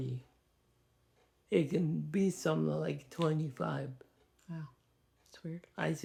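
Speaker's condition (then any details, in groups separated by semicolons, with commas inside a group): ALS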